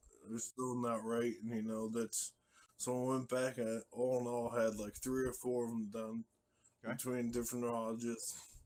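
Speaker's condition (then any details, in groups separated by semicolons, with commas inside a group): ALS; slurring some words early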